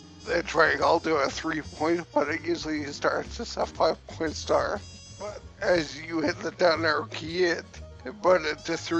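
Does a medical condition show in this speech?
Yes: cerebellar ataxia from brain tumour.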